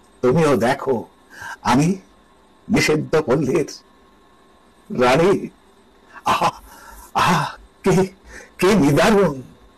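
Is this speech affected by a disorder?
No.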